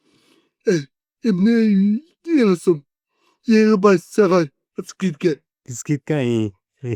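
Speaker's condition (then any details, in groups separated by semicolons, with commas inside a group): Cerebral palsy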